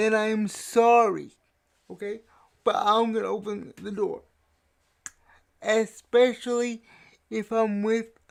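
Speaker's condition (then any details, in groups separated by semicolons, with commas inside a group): Cerebral palsy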